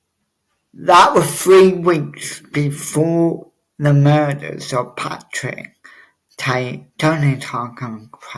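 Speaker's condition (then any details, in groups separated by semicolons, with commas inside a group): Cerebral palsy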